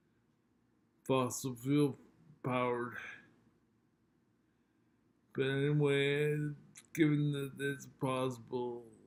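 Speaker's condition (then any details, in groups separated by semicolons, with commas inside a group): Multiple sclerosis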